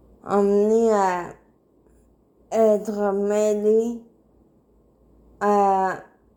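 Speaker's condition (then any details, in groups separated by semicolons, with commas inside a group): Cerebral palsy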